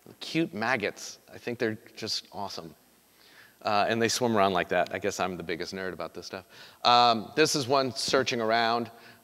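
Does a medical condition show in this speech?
No.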